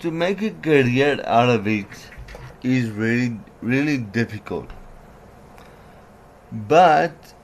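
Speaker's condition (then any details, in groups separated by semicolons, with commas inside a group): Cerebral palsy; worse when mouth tires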